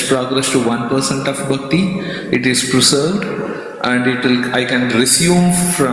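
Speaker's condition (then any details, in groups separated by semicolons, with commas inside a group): No condition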